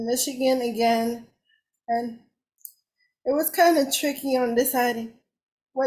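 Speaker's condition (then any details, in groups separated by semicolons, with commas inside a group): Cerebral palsy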